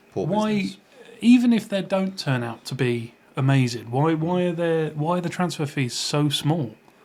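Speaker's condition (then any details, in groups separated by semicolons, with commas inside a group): No condition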